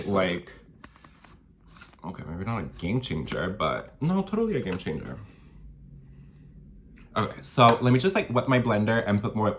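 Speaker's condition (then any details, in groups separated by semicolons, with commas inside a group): No condition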